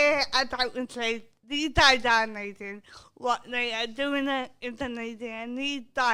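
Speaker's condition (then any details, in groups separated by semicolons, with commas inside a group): Cerebral palsy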